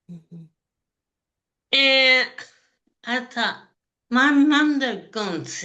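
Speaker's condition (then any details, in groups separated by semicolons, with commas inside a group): Cerebral palsy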